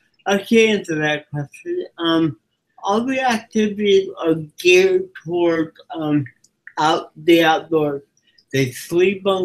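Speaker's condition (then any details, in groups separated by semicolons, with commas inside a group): Cerebral palsy; from birth, physical disability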